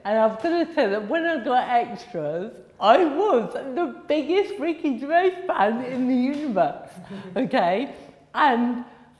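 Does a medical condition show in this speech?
Yes: cerebral palsy.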